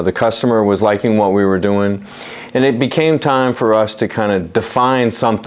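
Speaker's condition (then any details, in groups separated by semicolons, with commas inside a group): No condition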